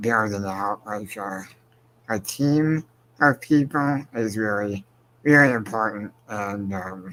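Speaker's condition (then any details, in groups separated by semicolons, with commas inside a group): Spinal muscular atrophy; progressive, wheelchair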